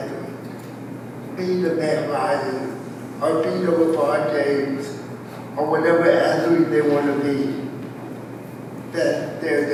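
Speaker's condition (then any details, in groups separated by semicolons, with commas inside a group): Cerebral palsy, spastic quadriplegia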